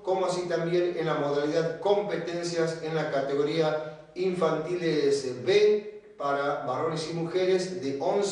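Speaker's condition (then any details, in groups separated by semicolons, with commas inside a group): No condition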